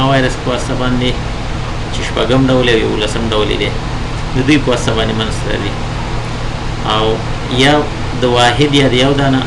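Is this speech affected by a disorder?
No.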